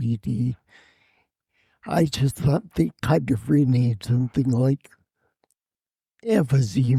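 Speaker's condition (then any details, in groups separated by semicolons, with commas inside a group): Spinocerebellar ataxia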